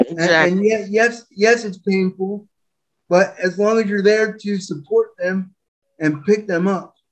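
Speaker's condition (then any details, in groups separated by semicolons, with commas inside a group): Spastic quadriplegic cerebral palsy; permanent wheelchair user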